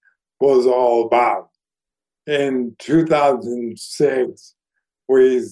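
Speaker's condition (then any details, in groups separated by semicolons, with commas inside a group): ALS; neurodegenerative disease, declining health; voice somewhat compromised by disease, audibly affected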